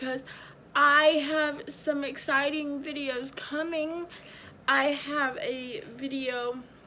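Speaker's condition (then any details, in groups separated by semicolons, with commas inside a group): Cerebral palsy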